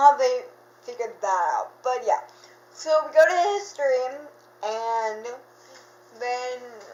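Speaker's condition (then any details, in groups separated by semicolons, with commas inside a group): Cerebral palsy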